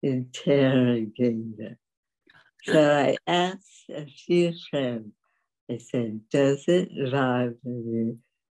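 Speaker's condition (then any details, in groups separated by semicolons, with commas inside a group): Dystonia; affects walking and speech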